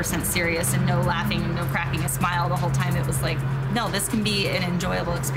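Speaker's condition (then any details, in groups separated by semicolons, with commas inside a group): No condition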